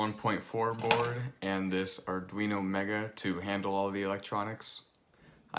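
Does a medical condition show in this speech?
No.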